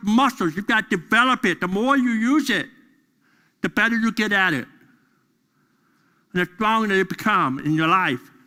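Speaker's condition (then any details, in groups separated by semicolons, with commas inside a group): Deafness; deaf during school years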